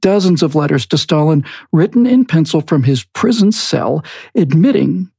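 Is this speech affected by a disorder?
No.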